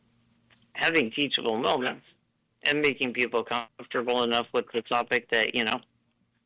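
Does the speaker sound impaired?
Yes: Duchenne muscular dystrophy; diagnosed age 3, power chair since about age 10, trouble maintaining breathing, service dog; uses ventilator to breathe; ventilator may be audible, cadence slightly different, works well for him.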